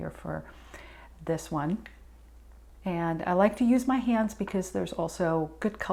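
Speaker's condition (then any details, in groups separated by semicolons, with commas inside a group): No condition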